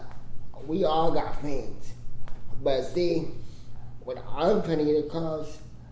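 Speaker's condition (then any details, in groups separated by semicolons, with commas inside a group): Cerebral palsy; prevents flowing speech, says a few words then staggers, teacher Duke sings main rap vocals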